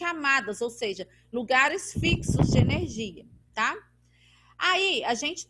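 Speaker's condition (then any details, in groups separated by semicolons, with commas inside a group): No condition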